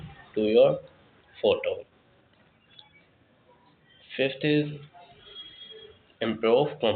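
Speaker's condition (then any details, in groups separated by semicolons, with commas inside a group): No condition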